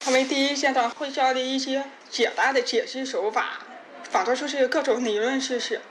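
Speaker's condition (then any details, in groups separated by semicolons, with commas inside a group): Hearing impairment; learned speech through daily drills, parents speaking from behind, words repeated hundreds of times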